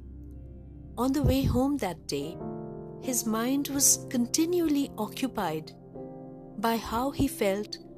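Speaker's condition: No condition

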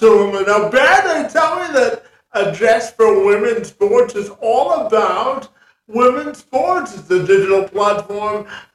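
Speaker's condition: Cerebral palsy; congenital

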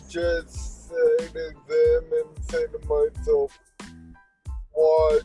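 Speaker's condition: Cerebral palsy; uses walker at school since about fourth grade

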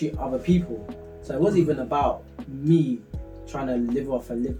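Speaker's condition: No condition

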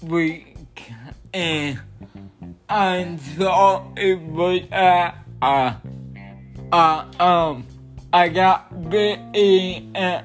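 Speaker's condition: Cerebral palsy

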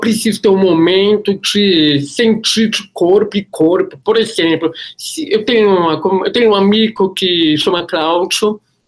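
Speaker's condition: Congenital deafness, Usher syndrome; born deaf, Usher syndrome affecting vision and hearing, same condition as brother Thierry; learned to hear and lip read, struggles to follow fast communication; relied more on hearing than lip reading

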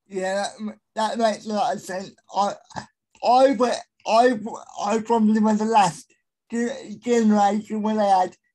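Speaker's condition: Spastic quadriplegic cerebral palsy

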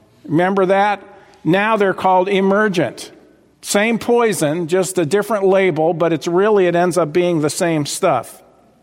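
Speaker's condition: No condition

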